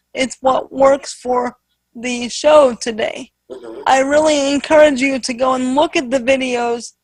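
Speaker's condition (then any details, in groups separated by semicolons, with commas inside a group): Spastic quadriplegic cerebral palsy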